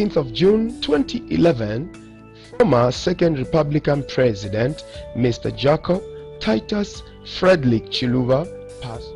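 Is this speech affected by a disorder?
No.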